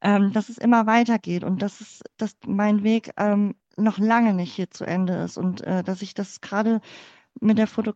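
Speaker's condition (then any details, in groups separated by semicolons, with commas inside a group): Cleft palate; congenital, born in former GDR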